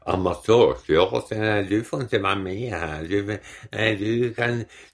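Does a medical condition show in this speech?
Yes: tongue cancer; half of tongue surgically removed for cancer, two teeth extracted, dental problems after surgery, radiation treatment, later received teeth; constant sore feeling in mouth, like a wound.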